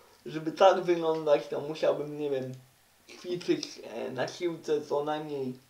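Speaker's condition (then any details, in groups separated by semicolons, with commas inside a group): Cerebral palsy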